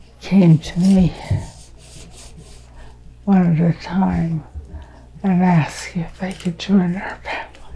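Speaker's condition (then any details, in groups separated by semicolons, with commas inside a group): Parkinson's disease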